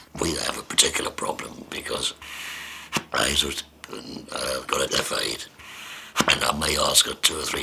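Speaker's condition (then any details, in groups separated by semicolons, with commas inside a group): Total laryngectomy; total laryngectomy, larynx surgically removed; unusual voice, cannot lower voice, understood in quiet settings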